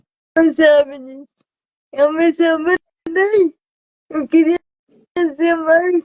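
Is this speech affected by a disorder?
Yes: cerebral palsy.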